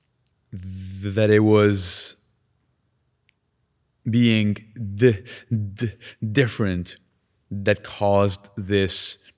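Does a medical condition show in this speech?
Yes: stutter; lifelong severe stutter, resulting severe social anxiety, public speaking and meditation against fear since 5 years; still stutters, states stutter openly to listeners; severe speech impediment lifelong, avoided speaking growing up in Lebanon, chose silence against negative reactions; here blocks.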